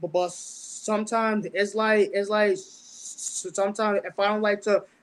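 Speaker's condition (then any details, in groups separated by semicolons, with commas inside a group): Stutter, mild; low little speech impediment since about age 10; fears certain words will come out when talking on stage; repeated sounds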